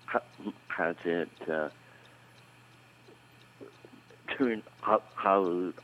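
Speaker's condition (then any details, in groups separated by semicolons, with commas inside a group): Stuttering; stuttering since grade one or two, lifelong, now about 70; still stutters, takes phone calls about stuttering, makes many personal calls; stutters openly, accepts stuttering as part of self; repeated sounds, blocks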